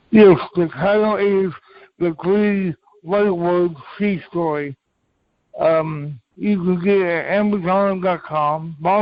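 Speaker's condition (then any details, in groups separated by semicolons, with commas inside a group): Cerebral palsy; from birth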